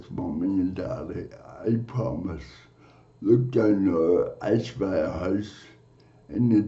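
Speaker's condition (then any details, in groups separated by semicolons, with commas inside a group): Cerebral palsy; from birth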